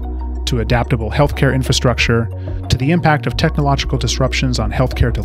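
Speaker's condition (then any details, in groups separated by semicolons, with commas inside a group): No condition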